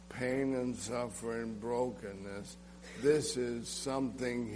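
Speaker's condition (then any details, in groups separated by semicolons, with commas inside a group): ALS; diagnosed last summer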